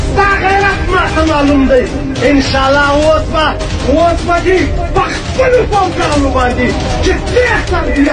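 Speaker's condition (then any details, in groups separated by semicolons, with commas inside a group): No condition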